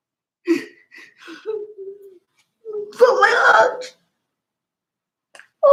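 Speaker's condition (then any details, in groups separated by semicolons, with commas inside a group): Cerebral palsy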